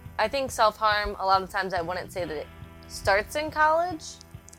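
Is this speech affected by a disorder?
No.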